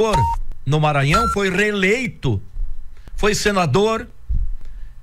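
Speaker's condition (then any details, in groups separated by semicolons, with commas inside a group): No condition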